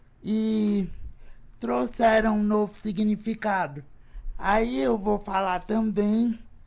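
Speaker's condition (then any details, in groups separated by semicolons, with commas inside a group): Cerebral palsy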